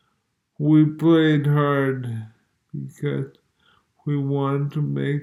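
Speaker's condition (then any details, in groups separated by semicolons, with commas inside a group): Multiple sclerosis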